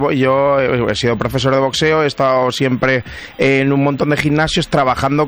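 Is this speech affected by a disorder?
No.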